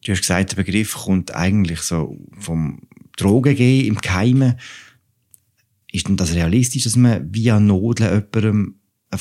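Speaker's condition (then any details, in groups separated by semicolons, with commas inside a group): No condition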